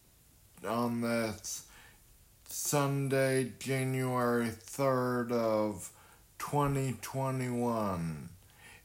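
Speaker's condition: Traumatic brain injury; slower speech due to brain injury

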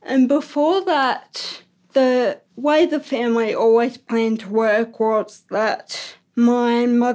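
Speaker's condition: Ataxic cerebral palsy; birth trauma

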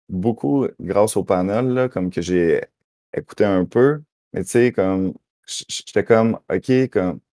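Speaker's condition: Stuttering; attributed to brain-vocal cord miscommunication, spoke little ages 6-12, hidden until 28, three therapies; age 29, openly stuttering, no longer hideable for 1-2 years, in therapy 2-3 years; vocal cords cut out involuntarily, word repetitions, talks a lot, may go unnoticed by listeners; prolonged sounds

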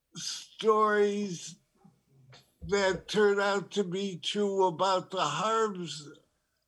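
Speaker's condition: Parkinson's disease; diagnosed over 9 years ago

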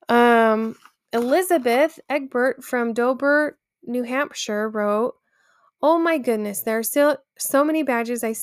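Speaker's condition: No condition

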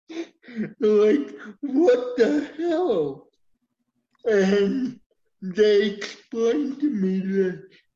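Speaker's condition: Cerebral palsy; uses wheelchair

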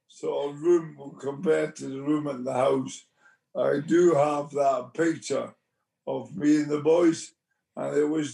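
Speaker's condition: Motor neurone disease; twitching

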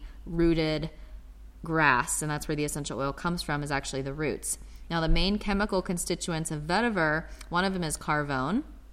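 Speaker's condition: No condition

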